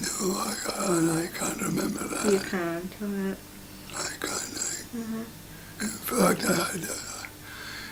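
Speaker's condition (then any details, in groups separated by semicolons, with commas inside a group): Parkinson's disease; five years since onset, treated, rigidity, tremor, near-festinant gait; reduced volume, slow responses, constant dribbling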